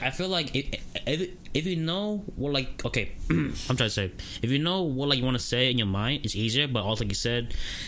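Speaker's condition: Stuttering; since childhood, learned to cope over time; still stutters in conversation and when people comment, worse after break from school; talks slowly, blocks on first sound, face, eyes, mouth and tongue freeze, fluent when cursing; repeated sounds, repeated words

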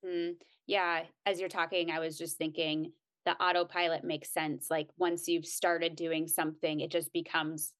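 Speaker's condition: No condition

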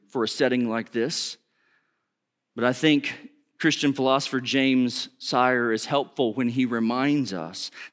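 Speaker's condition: No condition

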